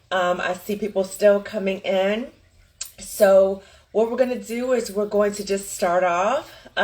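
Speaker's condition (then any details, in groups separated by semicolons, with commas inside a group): No condition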